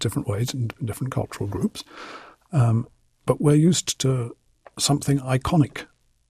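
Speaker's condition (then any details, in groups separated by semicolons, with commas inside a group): No condition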